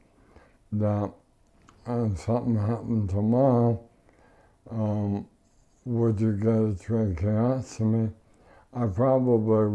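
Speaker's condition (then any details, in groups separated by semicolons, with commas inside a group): ALS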